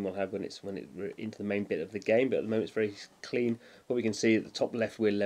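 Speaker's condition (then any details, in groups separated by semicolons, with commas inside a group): No condition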